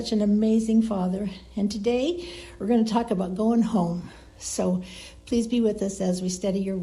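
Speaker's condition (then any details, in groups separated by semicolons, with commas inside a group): No condition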